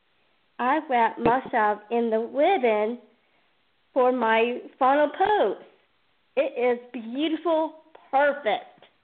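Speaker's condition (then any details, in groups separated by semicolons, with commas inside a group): Down syndrome; chromosome disorder, present from birth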